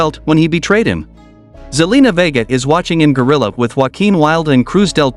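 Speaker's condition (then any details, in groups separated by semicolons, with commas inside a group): No condition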